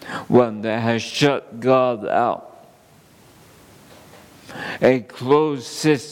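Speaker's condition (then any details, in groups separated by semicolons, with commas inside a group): ALS; under neurologist care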